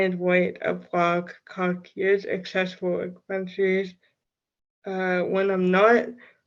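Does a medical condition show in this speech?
Yes: cerebral palsy.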